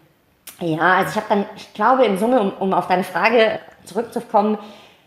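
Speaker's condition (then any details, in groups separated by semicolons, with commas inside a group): Cleft palate, mild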